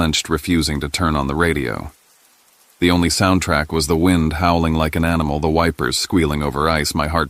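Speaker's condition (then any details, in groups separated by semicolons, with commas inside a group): No condition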